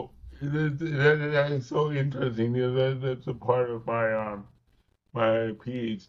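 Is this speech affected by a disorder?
Yes: cerebral palsy.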